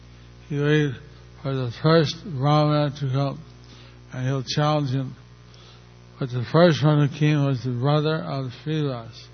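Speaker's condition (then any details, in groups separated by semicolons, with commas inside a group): Stroke; engages helper Jantai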